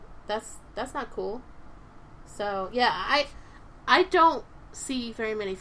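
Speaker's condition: No condition

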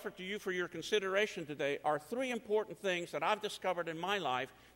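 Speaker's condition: No condition

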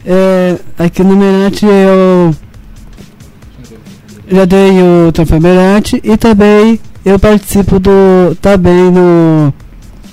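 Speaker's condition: Down syndrome; 18 years old, turning 19

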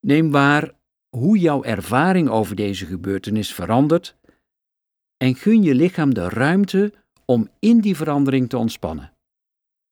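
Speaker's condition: No condition

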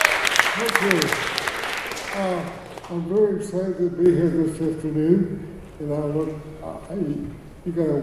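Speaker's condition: Cerebral palsy; speech

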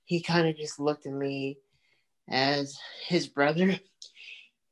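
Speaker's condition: Cerebral palsy; multiple surgeries since infancy

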